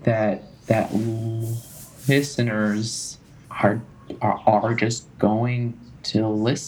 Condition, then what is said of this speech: Stuttering. I'm just like, I'm not going to change words anymore.